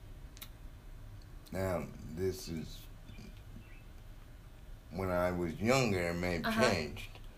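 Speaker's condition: Cerebral palsy; coordination affected

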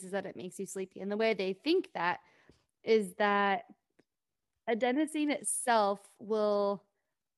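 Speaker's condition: No condition

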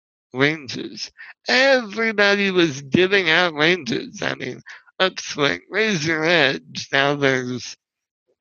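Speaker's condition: Spinal muscular atrophy; wheelchair user

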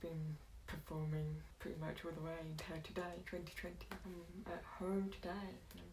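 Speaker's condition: Deafness

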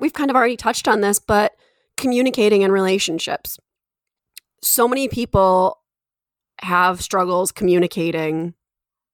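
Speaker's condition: No condition

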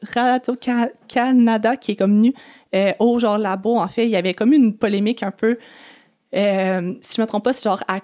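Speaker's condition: Stuttering; blocks, sound and word repetitions, que-que-que; repeated sounds, prolonged sounds

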